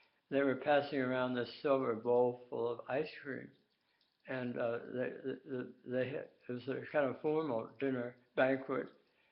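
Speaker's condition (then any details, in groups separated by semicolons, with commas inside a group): Tongue cancer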